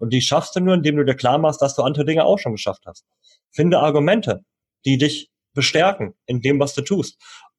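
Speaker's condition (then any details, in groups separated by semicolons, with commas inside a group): Cleft lip and palate, cleft lip, jaw and palate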